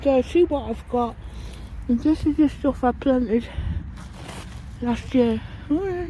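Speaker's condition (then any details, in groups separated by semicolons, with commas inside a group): Tongue cancer, partial glossectomy; post surgery, awaiting radiotherapy, about a month; speaking slightly differently since tongue surgery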